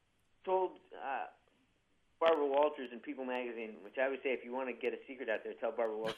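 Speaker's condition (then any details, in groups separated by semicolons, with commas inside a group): Parkinson's disease, young-onset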